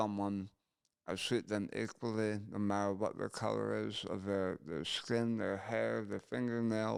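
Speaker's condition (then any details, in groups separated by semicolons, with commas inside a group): Gunshot injury to chin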